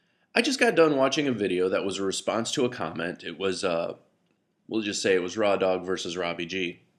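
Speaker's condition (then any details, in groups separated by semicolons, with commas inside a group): No condition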